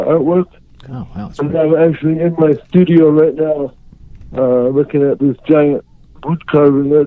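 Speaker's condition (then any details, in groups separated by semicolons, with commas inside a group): Cerebral palsy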